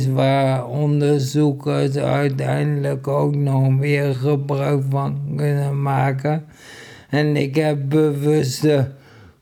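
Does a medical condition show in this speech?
Yes: ALS; incurable muscle disease, first symptoms cramps; feels speech, swallowing and breathlessness improved on medication, speaks better than eighteen months ago.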